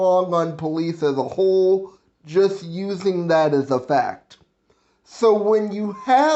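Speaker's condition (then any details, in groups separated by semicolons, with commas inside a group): Cerebral palsy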